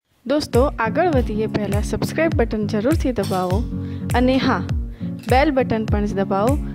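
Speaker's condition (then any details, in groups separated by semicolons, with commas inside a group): No condition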